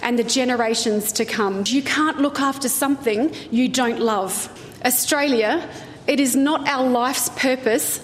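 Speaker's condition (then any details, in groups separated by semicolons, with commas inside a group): No condition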